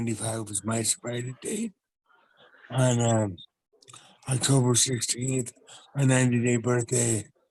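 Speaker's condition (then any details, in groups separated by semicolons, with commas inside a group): Traumatic brain injury; car crash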